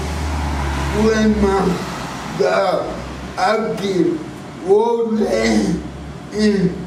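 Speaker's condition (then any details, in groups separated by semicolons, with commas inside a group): Cerebral palsy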